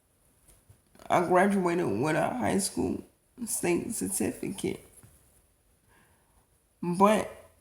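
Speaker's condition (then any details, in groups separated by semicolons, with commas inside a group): Cerebral palsy; atypical speech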